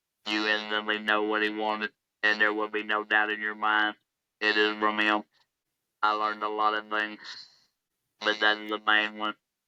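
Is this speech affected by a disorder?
Yes: laryngectomy, electrolarynx; diagnosed about a year ago, no current cancer signs.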